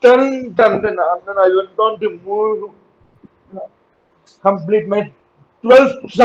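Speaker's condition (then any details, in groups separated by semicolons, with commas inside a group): Cerebral palsy; significantly reduced speech clarity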